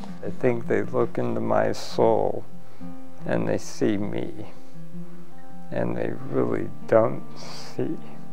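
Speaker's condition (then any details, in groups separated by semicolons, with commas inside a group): ALS; affects arms; progressing in arms, untreatable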